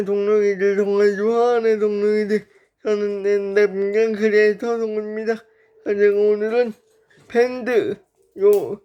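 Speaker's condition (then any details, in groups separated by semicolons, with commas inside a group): Brain lesion disability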